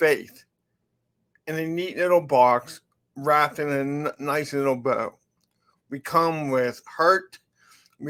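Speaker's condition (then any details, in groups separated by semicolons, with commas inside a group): Cerebral palsy; from birth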